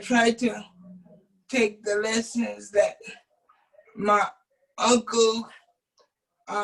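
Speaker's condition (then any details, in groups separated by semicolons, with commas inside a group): Cerebral palsy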